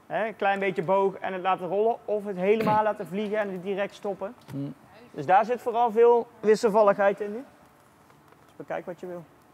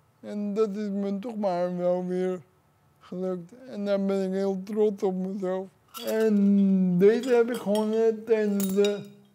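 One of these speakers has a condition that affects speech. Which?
The second: cerebral palsy; brain damage, left hand affected; some difficulty talking.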